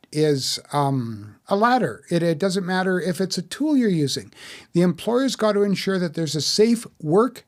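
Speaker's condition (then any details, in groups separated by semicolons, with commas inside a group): No condition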